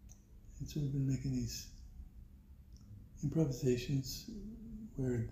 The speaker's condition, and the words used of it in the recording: Parkinson's disease. I had that knee replaced because I could hardly walk. So I was teaching from a chair, and my voice went on me.